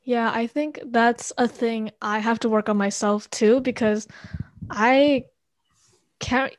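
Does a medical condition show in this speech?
Yes: stuttering; childhood onset, several speech therapists then speech therapy in third and fourth grade, later gap without therapy; stuttered more at home than at school as child, attributed to comfort; here blocks.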